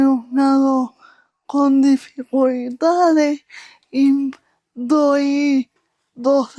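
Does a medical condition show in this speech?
Yes: cerebral palsy.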